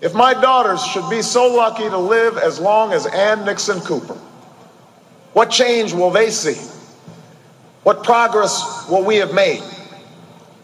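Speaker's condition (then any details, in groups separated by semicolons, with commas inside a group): No condition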